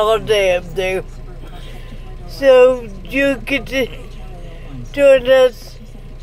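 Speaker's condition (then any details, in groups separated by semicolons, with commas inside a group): Traumatic brain injury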